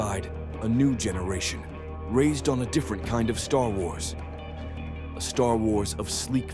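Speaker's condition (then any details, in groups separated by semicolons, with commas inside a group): No condition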